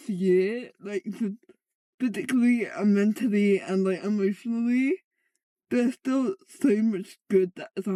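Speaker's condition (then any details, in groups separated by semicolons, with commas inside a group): Cerebral palsy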